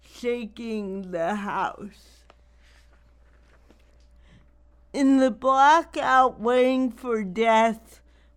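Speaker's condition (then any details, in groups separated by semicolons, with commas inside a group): Cerebral palsy; not degenerative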